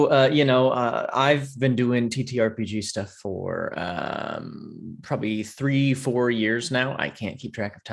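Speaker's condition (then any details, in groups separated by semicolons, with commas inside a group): No condition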